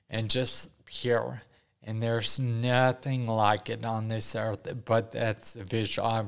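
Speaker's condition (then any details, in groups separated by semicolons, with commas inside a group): Ataxia after strokes, mild; much recovered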